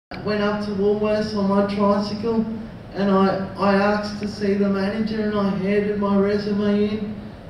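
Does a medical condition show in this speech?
Yes: cerebral palsy.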